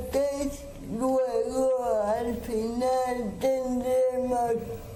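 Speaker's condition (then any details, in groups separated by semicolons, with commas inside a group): Cerebral palsy; speaks with difficulty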